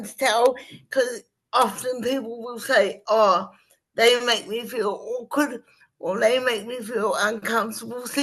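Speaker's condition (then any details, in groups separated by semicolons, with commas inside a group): Cerebral palsy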